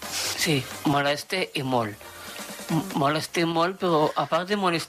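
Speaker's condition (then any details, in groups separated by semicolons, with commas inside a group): Down syndrome; trisomy 21, three copies of chromosome 21, intellectual disability; about 30 years old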